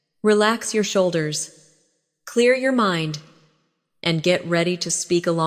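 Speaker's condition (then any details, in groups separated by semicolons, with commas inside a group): No condition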